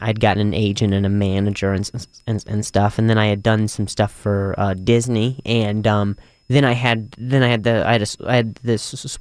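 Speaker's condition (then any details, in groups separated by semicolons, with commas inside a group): Stutter, acquired; caused by softball grounder to throat while playing shortstop; several past speech therapy classes, currently sees voice teacher who helps; repeated words, prolonged sounds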